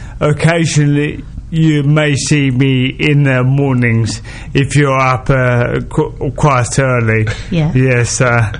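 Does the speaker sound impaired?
Yes: motor neurone disease; progressive neurological disease; daily deterioration; speech heavily impacted, slowed down, slurred around the edges.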